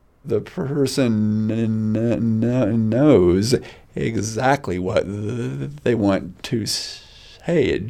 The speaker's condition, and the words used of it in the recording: Stuttering. I have to remember to breathe when I do that.